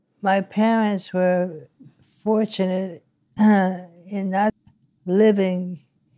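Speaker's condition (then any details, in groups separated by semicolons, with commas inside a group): Parkinson's disease; word-finding difficulty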